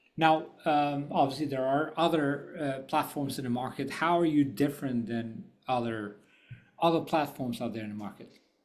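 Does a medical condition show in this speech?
No.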